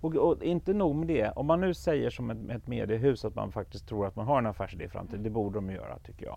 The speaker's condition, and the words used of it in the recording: None; typical speech.